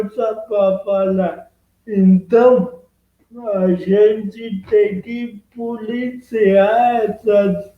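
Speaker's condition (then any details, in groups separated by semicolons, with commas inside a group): Cerebral palsy; present from birth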